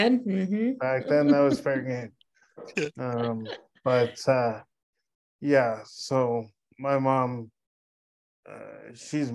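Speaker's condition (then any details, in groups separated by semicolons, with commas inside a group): Cerebral palsy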